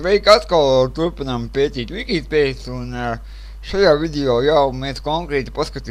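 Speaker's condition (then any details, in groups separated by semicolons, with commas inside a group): Cerebral palsy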